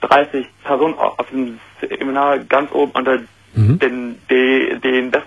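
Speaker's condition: Stuttering; lifelong stuttering, since childhood; starting Del Ferro stuttering therapy on Thursday; mild stuttering on call, word repetitions, aware of it, blocks can take long, fluent on stage with microphone; repeated sounds, repeated words

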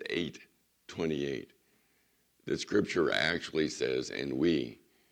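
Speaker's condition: Vocal cord surgery recovery; resting voice

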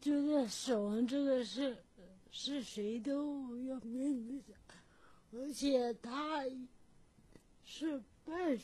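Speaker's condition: Cerebral palsy; from birth, oxygen deprivation during breech delivery, impaired mobility; unclear, slurred articulation described in own poem

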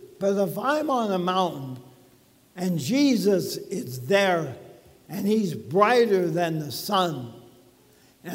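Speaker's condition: ALS; talking a little bit funny

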